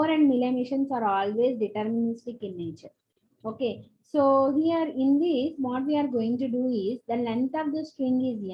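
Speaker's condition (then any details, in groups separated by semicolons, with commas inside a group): No condition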